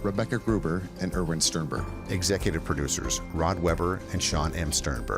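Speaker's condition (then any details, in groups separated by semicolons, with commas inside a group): No condition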